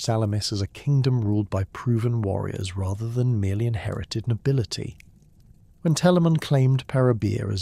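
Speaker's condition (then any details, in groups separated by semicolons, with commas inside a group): No condition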